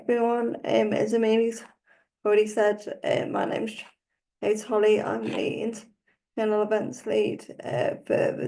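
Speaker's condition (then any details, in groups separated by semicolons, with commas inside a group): Cerebral palsy; full-time wheelchair user, needs assistance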